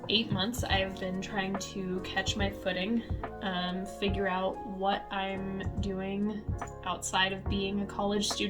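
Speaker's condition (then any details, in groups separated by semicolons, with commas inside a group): No condition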